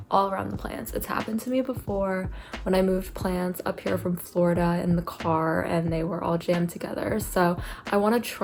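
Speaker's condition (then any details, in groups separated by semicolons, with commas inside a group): No condition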